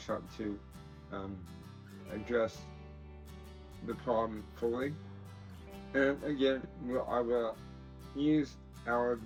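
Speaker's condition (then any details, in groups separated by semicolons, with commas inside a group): Cerebral palsy; tends to mess up words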